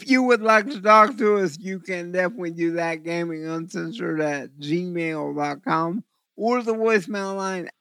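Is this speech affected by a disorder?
Yes: cerebral palsy; trouble focusing with VR.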